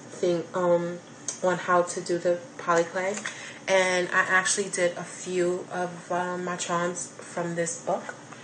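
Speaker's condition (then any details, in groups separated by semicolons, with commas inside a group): No condition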